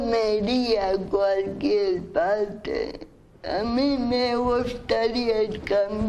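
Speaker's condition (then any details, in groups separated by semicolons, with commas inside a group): Cerebral palsy; speaks with difficulty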